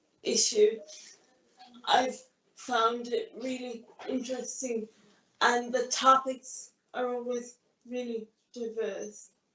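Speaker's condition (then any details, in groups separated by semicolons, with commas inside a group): Cerebral palsy; caused by grade one brain bleed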